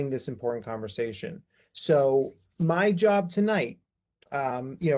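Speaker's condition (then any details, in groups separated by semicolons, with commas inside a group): No condition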